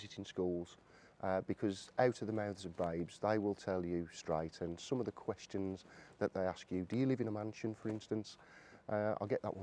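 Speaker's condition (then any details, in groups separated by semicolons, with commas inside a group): No condition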